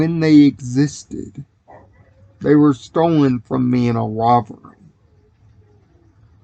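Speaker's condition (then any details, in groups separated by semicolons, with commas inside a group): Cerebral palsy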